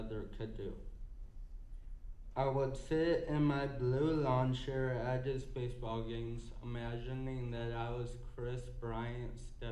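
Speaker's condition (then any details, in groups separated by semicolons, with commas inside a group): Cerebral palsy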